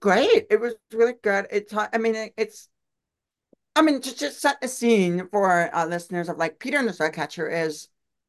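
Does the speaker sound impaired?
Yes: deaf; sign language user.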